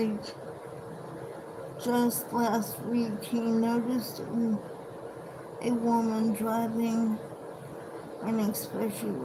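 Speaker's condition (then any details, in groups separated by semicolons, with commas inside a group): Cerebral palsy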